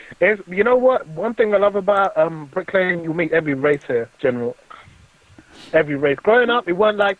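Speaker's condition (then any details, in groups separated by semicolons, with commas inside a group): No condition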